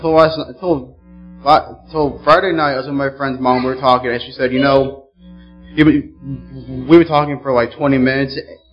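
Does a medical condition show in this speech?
Yes: stuttering; stuttering noticed around 6th-7th grade, worst in freshman year, helped by high school speech teacher; much improved, stuttered about twice in 20-minute conversation; at worst blocked on first word or whole sentence, could not talk without stuttering, now rare; here repeated sounds, prolonged sounds.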